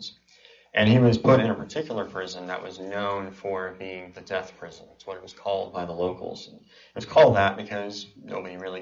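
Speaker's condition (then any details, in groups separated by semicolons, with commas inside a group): Cleft palate and cleft lip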